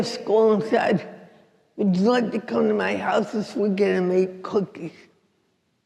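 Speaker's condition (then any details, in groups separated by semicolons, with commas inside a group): Cerebral palsy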